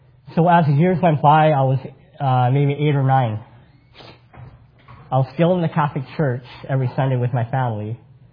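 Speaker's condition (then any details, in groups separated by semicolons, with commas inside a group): Cleft palate; congenital cleft palate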